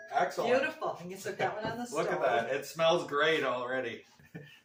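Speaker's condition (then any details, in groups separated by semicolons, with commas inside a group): No condition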